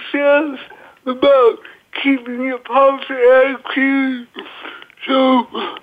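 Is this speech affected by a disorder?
Yes: cerebral palsy.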